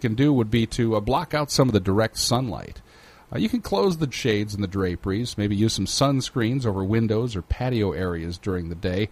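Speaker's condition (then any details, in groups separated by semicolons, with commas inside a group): No condition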